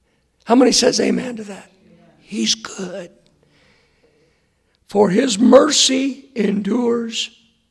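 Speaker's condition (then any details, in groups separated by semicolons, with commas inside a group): Hoarseness after vocal cord surgery; hard to hear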